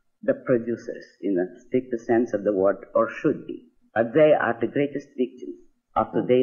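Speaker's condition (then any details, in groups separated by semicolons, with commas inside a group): No condition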